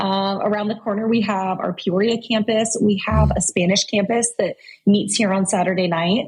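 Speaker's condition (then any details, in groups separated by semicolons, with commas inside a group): No condition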